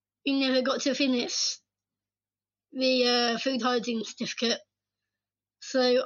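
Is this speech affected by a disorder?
Yes: Down syndrome.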